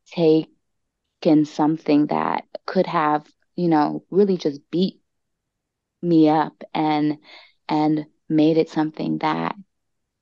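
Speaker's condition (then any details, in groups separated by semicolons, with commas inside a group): Stuttering; discloses stutter at start of conversations; blocks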